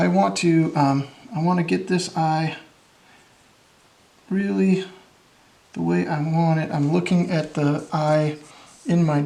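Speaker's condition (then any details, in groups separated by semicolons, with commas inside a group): No condition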